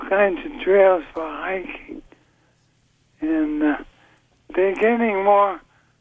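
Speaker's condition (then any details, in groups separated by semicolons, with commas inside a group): ALS; progressive weakness, wheelchair user; voice getting softer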